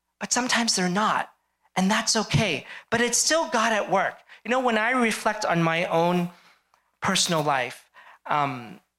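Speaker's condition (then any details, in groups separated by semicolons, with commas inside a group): No condition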